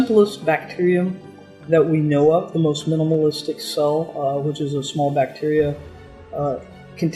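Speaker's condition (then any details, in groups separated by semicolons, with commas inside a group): No condition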